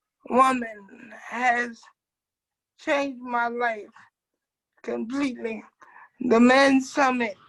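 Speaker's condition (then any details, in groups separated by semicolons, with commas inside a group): Cerebral palsy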